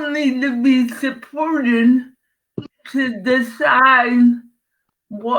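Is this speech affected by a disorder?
Yes: cerebral palsy; from birth.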